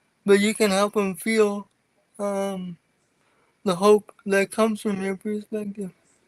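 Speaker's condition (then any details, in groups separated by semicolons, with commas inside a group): Cerebral palsy; from birth, wheelchair user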